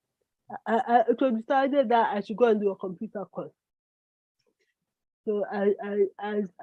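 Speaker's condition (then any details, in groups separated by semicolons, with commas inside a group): Cerebral palsy; brain damage from untreated newborn jaundice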